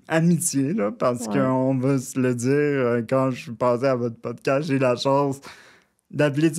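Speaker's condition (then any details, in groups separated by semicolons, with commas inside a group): Cerebral palsy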